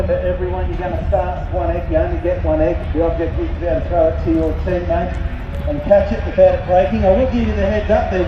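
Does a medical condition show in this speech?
No.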